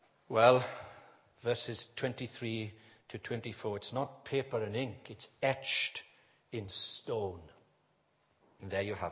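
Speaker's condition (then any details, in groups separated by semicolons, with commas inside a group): No condition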